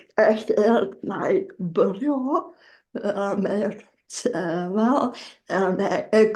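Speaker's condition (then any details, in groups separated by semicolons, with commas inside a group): Generalized dystonia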